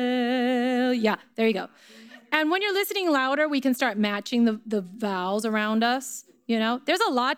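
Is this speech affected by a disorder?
No.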